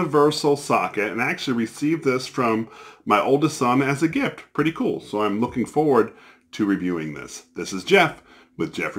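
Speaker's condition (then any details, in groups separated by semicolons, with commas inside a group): No condition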